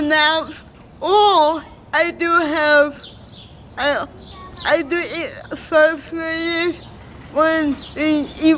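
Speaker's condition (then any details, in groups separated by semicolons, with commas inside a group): Cerebral palsy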